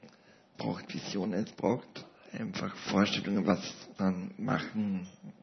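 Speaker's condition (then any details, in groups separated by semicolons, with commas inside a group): Paralysis with ventilator dependence; paralysis since seventh month of life, ventilator since 2006; lives with ventilator, personal assistance in daily life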